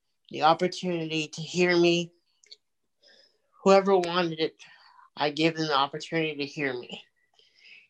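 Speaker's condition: Cerebral palsy; physical and occupational therapy

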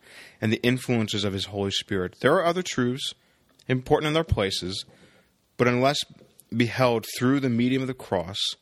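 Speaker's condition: No condition

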